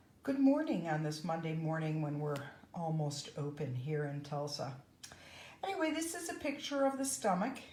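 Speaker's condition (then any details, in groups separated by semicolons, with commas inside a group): No condition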